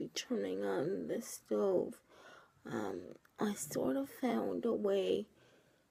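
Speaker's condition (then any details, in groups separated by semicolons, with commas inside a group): Cerebral palsy, triplegia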